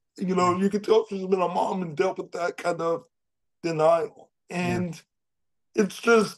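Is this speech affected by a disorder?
Yes: cerebral palsy; speech somewhat affected by cerebral palsy, able to speak, jokes of having voice for print.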